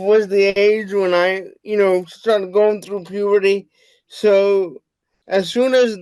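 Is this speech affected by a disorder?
Yes: cerebral palsy; wheelchair user.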